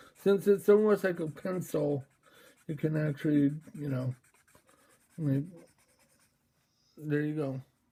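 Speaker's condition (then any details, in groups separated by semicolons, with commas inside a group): Mobius syndrome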